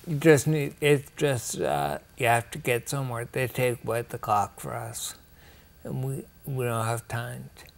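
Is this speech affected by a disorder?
Yes: ataxia; rare, progressive.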